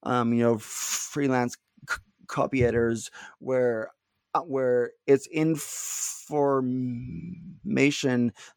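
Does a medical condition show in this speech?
Yes: stuttering; not stuttering much currently; little stuttering currently; here repeated words, prolonged sounds, blocks.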